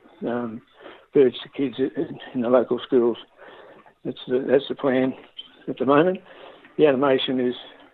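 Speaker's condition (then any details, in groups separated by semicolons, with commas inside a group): Parkinson's disease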